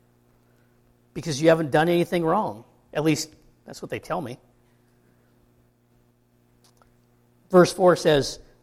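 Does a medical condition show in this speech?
No.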